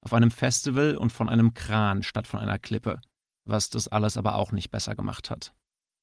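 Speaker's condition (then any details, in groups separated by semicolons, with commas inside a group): No condition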